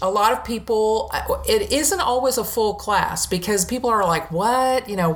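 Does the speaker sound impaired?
No.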